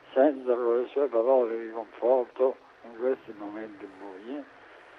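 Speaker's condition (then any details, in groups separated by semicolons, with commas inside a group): Amyotrophic lateral sclerosis; diagnosed after medical visits and diagnostic exams, diagnosis made quickly by 35-year-old researcher, currently 58; treating physician Giuseppe Stipa, Santa Maria Hospital of Terni, struggling with treatment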